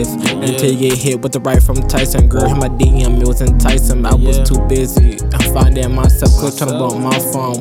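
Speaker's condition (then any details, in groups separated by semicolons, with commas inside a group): No condition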